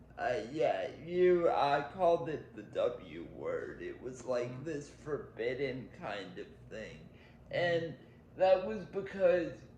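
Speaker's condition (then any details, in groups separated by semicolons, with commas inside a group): Cerebral palsy; powered wheelchair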